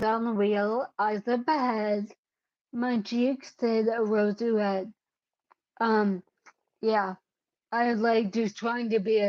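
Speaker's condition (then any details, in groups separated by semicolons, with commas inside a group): Cerebellar ataxia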